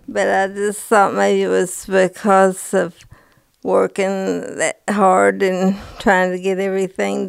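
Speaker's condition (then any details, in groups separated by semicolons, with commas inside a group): Parkinson's disease; onset in early 50s, full body tremor with fall, Requip for 7 to 8 years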